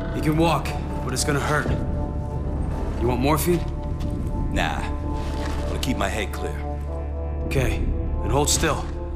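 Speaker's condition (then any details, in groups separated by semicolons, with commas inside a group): No condition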